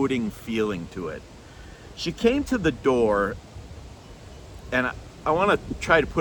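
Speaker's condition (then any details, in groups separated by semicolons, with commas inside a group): No condition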